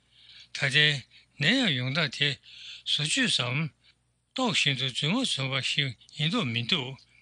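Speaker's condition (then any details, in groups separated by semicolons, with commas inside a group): No condition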